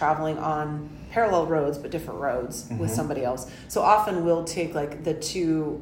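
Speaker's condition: No condition

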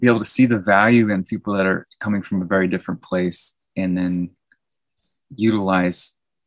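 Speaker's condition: No condition

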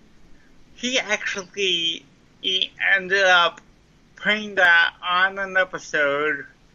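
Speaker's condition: Cerebral palsy, mild; speech impediment, sounds like Wendy's drive-thru speaker box, may sound drunk

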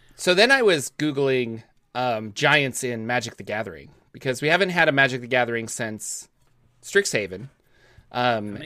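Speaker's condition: No condition

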